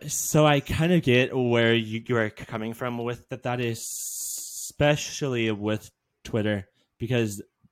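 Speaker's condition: Stuttering; varies day to day with bad talking days, called not a disability but annoying; massive pauses, little breaks in speech; repeated sounds, prolonged sounds

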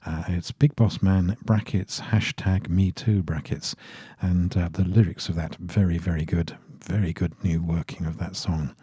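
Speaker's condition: No condition

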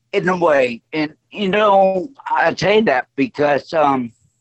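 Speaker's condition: Stroke; voice altered since stroke, lasting effect

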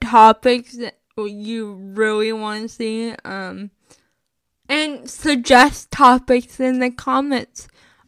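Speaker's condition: Cerebral palsy; chronic illness and disability

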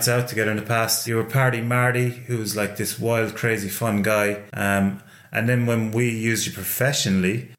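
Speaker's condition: No condition

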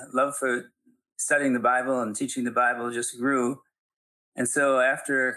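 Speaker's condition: Parkinson's; still teaching and speaking publicly

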